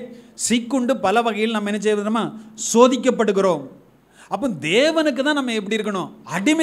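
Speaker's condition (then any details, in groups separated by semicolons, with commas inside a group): No condition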